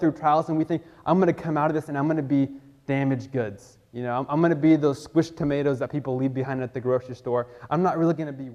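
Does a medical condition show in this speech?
No.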